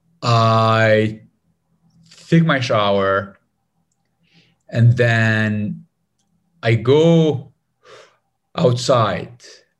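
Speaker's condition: Stutter; lifelong stutter, breathing technique from speech course also done by Gareth Gates, joined Toastmasters; debilitating stutter, avoided speaking about 25 years, stutter evident when speaking, pauses resemble internet lag; prolonged sounds, blocks

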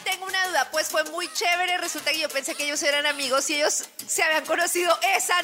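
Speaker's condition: No condition

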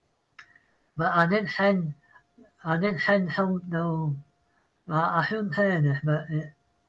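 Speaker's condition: Parkinson's; citing Parkinson's

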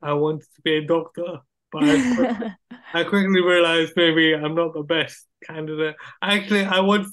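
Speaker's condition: Cerebral palsy; wheelchair user

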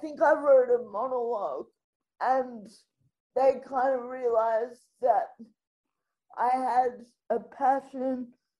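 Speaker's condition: Spastic quadriplegic cerebral palsy; affects all of daily life, requires support with every aspect of daily life

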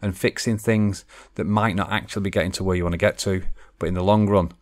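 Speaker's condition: No condition

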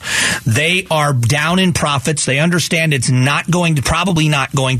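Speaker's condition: No condition

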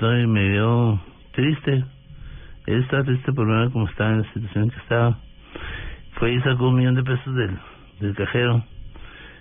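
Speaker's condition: Parkinson's disease; past stooped posture, marked loss of physical strength; voice sometimes trembles, sometimes understood, sometimes not understood at all

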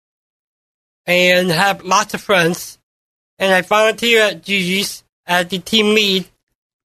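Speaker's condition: Down syndrome; present from birth

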